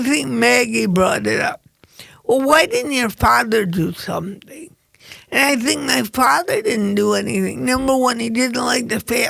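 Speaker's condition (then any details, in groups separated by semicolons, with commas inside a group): Cerebral palsy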